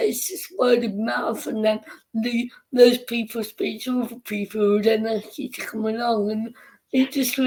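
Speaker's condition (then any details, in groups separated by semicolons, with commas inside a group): Cerebral palsy; caused by birth complications, since birth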